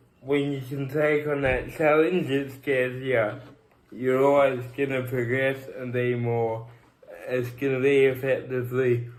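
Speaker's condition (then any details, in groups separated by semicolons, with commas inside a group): Cerebral palsy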